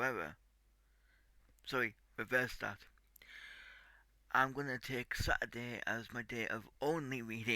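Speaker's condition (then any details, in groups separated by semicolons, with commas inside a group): Cerebral palsy; tight muscles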